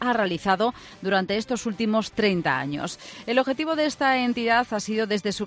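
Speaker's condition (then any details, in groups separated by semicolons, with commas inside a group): No condition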